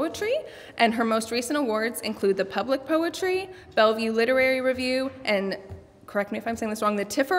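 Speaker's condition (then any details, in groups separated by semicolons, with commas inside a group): No condition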